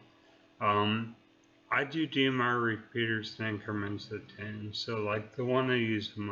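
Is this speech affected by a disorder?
Yes: neurological disease.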